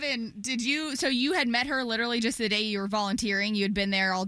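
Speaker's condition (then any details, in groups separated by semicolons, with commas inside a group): No condition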